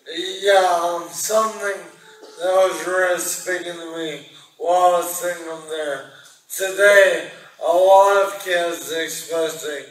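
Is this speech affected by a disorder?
Yes: brain injury; once unable to speak or breathe, now recovered.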